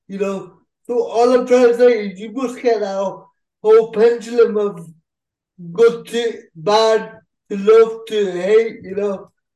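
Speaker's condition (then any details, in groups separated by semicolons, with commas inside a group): Cerebral palsy; cerebral palsy since childhood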